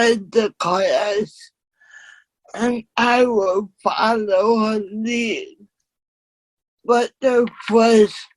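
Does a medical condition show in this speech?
Yes: cerebral palsy; slight speech impediment.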